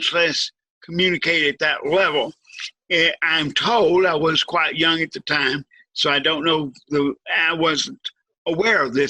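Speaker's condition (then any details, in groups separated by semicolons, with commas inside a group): Cerebral palsy, severe; needs overnight care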